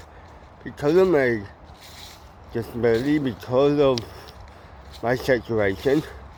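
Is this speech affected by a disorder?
Yes: cerebral palsy; mild, ataxic type.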